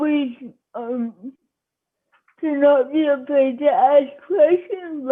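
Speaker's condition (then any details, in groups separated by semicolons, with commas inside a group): Cerebral palsy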